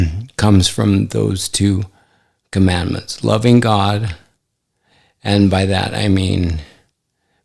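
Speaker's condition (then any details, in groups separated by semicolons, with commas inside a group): ALS; affects hand function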